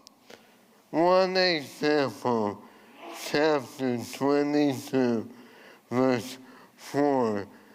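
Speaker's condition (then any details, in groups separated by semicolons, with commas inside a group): ALS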